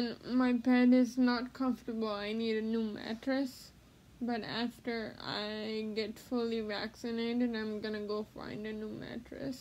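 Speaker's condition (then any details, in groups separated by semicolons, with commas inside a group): Cerebral palsy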